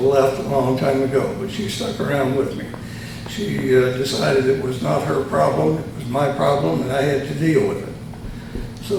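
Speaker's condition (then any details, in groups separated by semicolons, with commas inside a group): Tongue cancer surgery; both sides of tongue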